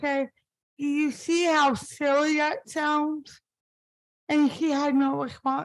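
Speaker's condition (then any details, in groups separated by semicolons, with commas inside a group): Spastic cerebral palsy; impaired speech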